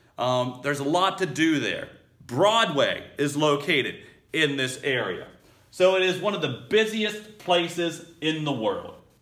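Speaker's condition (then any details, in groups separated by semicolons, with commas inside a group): No condition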